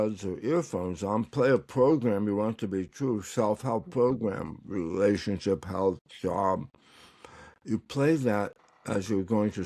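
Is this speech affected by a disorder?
Yes: tongue cancer; recovering, tongue exercises.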